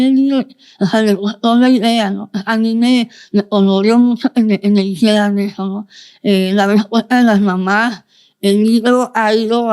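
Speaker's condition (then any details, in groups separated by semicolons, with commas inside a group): Moebius syndrome, congenital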